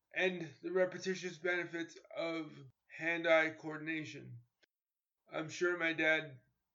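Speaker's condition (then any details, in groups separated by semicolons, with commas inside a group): Cerebral palsy; stroller in early childhood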